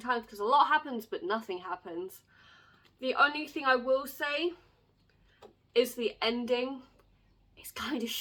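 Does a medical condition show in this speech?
No.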